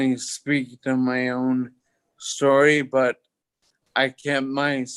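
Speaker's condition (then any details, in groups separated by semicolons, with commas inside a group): Toxic leukoencephalopathy, locked-in syndrome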